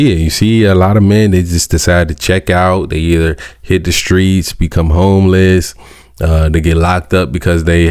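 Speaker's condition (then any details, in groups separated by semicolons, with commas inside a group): No condition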